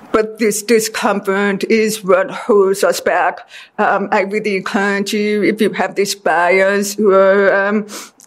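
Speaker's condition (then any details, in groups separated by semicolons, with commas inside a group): Deafness; deaf since childhood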